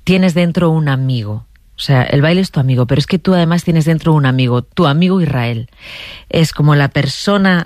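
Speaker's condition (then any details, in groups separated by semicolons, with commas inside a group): No condition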